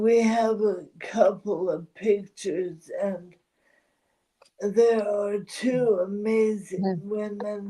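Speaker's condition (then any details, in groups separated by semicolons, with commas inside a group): ALS; voice strains with talking, needs voice rest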